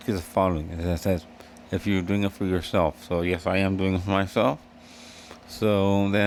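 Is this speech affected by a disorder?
Yes: cerebral palsy; wheelchair user.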